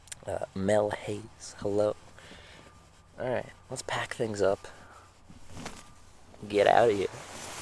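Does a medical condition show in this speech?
No.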